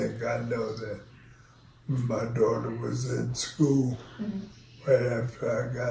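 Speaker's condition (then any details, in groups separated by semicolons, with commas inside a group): ALS; onset left foot drop, then left leg weakness; progressed, needs help from others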